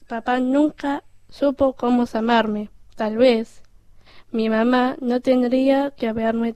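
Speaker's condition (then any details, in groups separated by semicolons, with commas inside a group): Down syndrome; congenital, since birth; 21 years old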